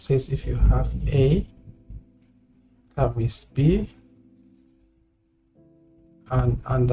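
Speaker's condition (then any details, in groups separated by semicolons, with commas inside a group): No condition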